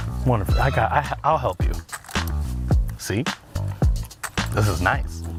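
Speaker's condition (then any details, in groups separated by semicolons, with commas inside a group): No condition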